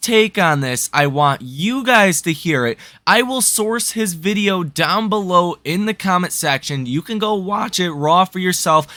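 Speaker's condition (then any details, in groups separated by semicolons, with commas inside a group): No condition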